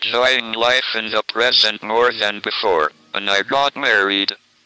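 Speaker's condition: Motor neurone disease, speech-generating device; onset early adulthood, diagnosed during postgraduate study at Cambridge, very minimal limb use; practically all adult life since onset, Equalizer communication system controlled by touch of a button; speaks through Equalizer system and computer speech synthesizer controlled by button clicks

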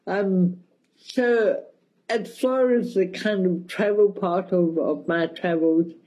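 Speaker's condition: Cerebral palsy, mild; speech mildly affected

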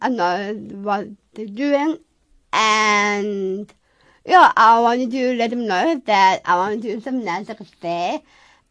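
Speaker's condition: Down syndrome; age 20

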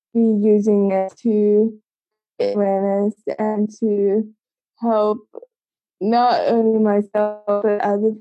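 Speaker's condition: Cerebral palsy; congenital

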